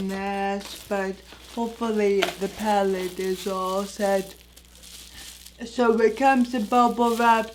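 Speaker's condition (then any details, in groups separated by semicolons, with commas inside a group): Anoxic brain injury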